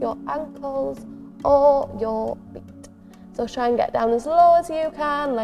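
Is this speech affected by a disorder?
No.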